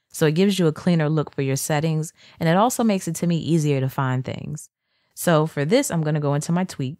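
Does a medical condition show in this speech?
No.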